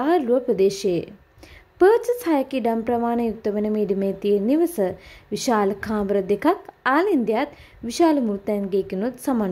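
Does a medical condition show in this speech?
No.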